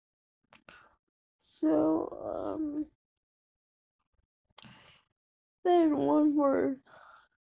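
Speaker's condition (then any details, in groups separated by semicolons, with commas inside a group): Cerebral palsy; wheelchair user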